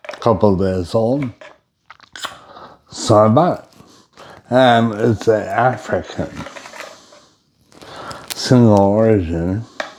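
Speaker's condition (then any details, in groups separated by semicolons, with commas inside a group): Brain injury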